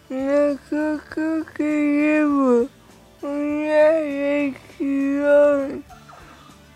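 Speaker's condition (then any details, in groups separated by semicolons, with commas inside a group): Cerebral palsy; brief fragmented answers, host restates meaning and checks understanding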